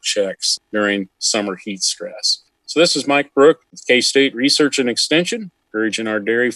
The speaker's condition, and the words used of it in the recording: No condition.